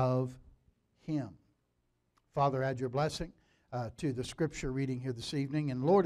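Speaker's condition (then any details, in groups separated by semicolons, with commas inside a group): No condition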